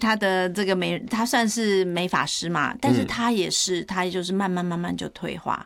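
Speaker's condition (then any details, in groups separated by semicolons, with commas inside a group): No condition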